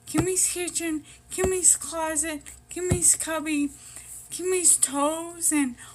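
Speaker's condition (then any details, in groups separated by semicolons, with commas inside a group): Brain injury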